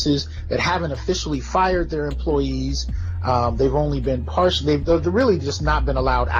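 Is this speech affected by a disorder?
No.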